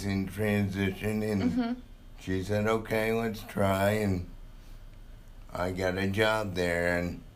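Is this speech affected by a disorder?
Yes: cerebral palsy; coordination affected, difficulty self-propelling manual wheelchair, electric power chair sought in Kansas.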